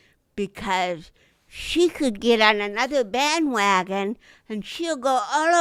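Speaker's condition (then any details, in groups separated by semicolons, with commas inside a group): Dystonia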